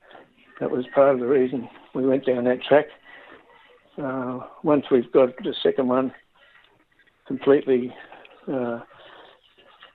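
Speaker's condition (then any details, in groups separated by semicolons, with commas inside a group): Parkinson's disease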